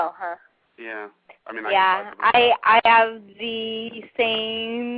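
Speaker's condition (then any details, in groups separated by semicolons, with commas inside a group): Cerebral palsy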